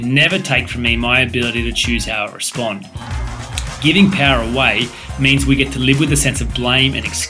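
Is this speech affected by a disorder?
No.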